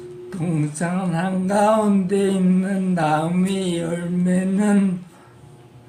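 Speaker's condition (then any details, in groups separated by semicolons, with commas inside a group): Parkinson's disease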